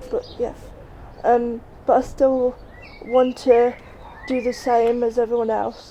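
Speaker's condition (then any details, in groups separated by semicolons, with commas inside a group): Cerebral palsy; affects legs, mild scoliosis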